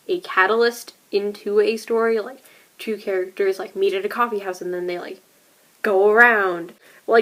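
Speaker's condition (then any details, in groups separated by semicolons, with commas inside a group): No condition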